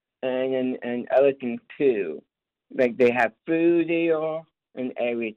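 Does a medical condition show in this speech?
Yes: Down syndrome; lives independently, describes self as very capable.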